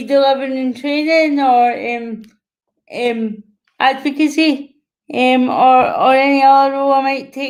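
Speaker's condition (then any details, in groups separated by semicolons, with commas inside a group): Cerebral palsy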